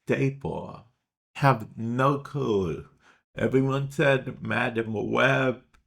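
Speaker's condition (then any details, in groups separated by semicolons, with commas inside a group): Cerebral palsy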